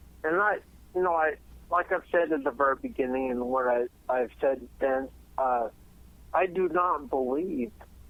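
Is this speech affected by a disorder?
Yes: ataxia; type not stated, untreatable.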